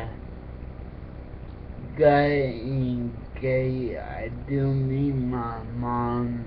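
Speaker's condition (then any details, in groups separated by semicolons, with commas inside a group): Cerebral palsy; affects speech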